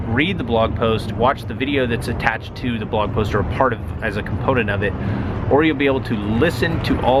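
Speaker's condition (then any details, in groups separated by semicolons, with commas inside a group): No condition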